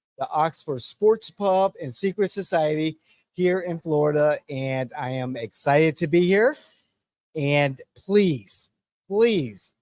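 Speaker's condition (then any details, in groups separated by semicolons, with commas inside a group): No condition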